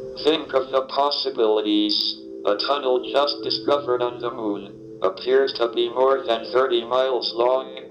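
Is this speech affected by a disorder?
Yes: ALS, through a speech-generating device.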